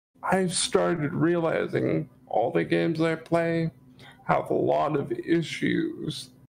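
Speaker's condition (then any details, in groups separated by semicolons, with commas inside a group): Cerebral palsy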